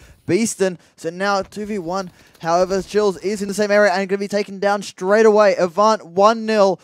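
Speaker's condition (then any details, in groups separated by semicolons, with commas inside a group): No condition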